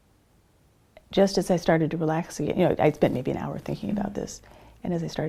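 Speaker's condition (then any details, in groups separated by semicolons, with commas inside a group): No condition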